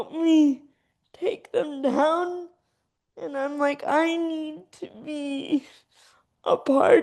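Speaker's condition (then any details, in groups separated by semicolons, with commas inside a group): Cerebral palsy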